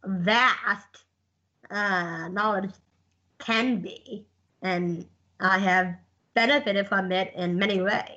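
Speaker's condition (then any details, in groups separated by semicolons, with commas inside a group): Down syndrome; congenital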